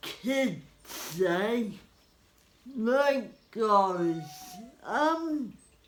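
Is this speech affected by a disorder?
Yes: cerebral palsy; spastic.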